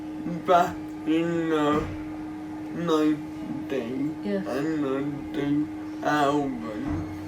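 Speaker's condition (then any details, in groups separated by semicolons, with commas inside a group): Cerebral palsy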